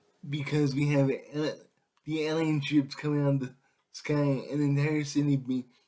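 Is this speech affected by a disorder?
Yes: cerebral palsy; able to speak.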